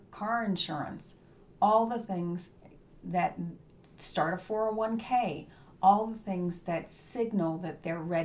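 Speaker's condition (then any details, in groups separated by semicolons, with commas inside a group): No condition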